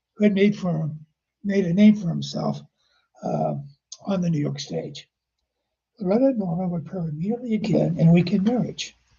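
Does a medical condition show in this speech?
No.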